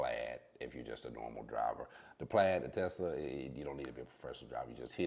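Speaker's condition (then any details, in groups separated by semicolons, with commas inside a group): No condition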